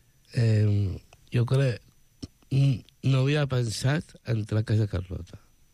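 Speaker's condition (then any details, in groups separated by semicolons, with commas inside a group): Down syndrome; intellectual disability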